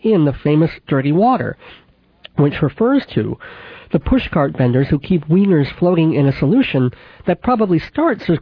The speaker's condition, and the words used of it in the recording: Cleft palate. As I've been told, I still have a bit of a lisp, or as speech people call it, a sibilant S.